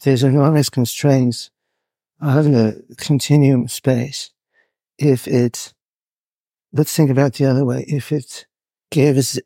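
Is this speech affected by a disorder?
Yes: Parkinson's; hidden in early stages, now openly displayed.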